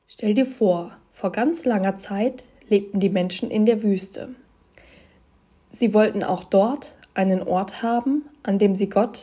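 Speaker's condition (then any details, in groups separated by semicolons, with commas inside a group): No condition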